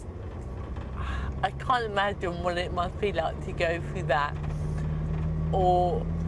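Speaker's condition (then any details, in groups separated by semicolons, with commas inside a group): Cerebral palsy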